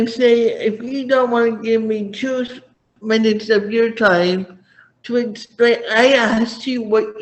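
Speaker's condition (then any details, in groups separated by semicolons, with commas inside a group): Cerebral palsy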